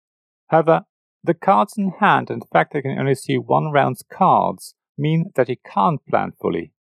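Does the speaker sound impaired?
No.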